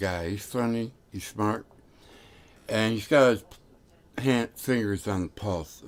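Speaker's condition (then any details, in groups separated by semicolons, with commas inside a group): Tongue cancer; tongue tumor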